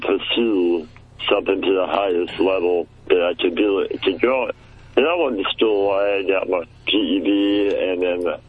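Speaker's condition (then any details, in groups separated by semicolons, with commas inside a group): Muscular dystrophy; childhood onset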